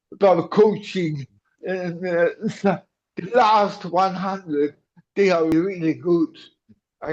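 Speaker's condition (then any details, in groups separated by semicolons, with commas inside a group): Cerebral palsy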